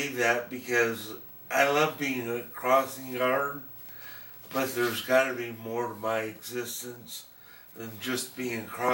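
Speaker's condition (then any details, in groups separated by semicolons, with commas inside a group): Brain injury; accident; years after accident at 18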